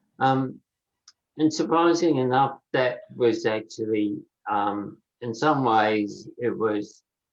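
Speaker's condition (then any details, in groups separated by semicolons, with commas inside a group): Motor neurone disease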